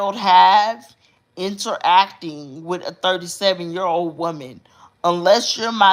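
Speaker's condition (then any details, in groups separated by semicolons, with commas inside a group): Cerebral palsy; uses specialized hospital bed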